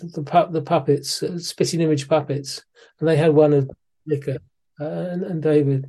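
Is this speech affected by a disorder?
Yes: Parkinson's disease; exercise training with physiotherapist after moving back to UK.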